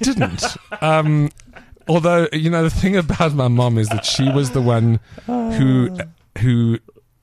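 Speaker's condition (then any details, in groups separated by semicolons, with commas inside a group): Stutter; stutter since childhood, severe in youth, fear of speaking, shyness, later gained confidence; stutter still present, noticeably slowing interview, more relaxed as interview goes on; worse under stress, less when relaxed, chose menu items by what could be said; repeated words, prolonged sounds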